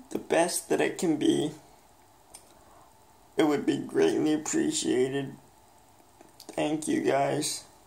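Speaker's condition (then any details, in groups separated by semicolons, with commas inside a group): Cerebral palsy, mild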